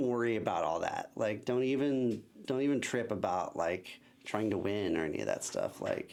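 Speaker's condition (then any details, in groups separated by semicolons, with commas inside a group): No condition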